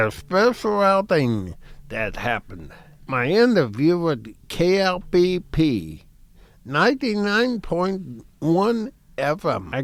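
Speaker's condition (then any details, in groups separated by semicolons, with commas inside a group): Cerebral palsy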